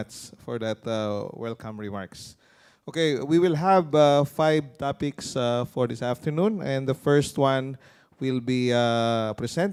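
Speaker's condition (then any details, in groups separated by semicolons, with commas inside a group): No condition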